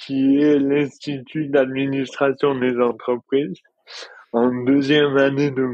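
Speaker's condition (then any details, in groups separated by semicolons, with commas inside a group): Dystonia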